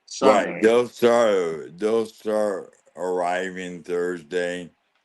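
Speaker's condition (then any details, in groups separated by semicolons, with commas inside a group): ALS; losing ability to talk and swallow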